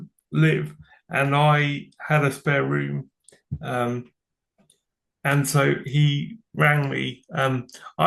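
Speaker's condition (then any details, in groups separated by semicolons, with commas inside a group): Cerebral palsy; from birth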